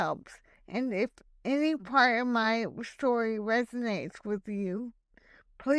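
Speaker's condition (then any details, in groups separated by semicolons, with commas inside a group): Hemiplegic cerebral palsy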